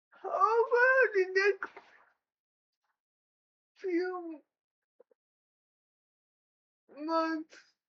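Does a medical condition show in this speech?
Yes: cerebral palsy.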